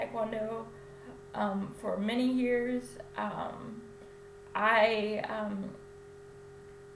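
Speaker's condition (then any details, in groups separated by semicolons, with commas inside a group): Cerebral palsy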